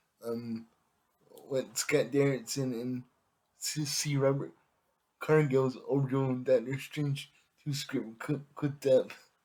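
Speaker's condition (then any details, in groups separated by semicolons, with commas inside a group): Cerebral palsy; affects all muscles; able to speak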